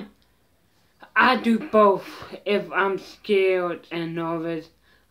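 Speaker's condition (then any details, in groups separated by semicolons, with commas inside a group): Mild cerebral palsy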